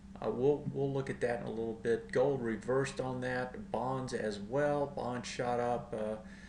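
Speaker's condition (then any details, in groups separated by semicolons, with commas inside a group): No condition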